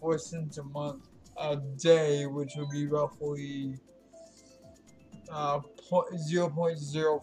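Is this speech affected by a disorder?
Yes: cerebral palsy; affects legs.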